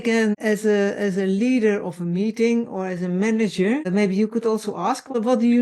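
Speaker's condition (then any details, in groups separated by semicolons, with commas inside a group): No condition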